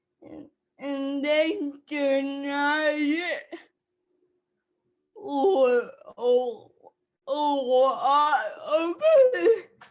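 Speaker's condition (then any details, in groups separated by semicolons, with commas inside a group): Cerebral palsy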